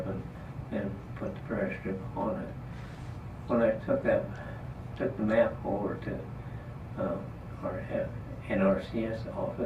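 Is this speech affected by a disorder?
Yes: Parkinson's disease; affects both legs; trouble talking.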